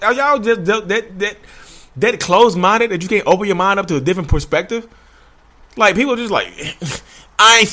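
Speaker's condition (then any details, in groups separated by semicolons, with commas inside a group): No condition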